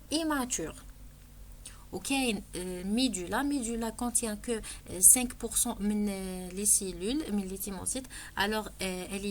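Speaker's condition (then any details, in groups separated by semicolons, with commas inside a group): No condition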